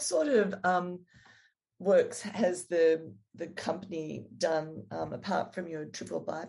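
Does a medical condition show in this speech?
No.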